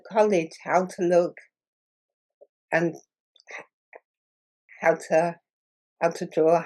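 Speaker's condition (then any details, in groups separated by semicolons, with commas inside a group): Muscular dystrophy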